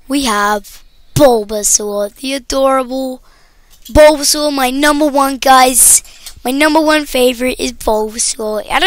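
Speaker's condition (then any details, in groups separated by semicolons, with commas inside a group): No condition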